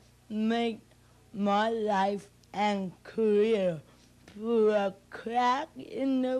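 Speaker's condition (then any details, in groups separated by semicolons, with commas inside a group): Cerebral palsy; walking and hand control improved over past year; speech improved over past year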